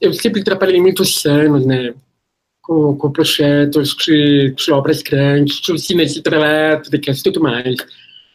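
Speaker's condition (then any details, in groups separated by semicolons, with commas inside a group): Congenital deafness, Usher syndrome; relied more on hearing than lip reading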